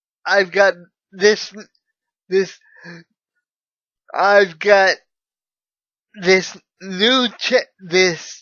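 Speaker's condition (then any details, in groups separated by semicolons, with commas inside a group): Cerebral palsy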